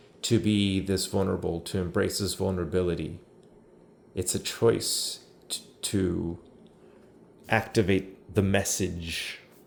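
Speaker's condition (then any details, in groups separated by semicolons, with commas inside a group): No condition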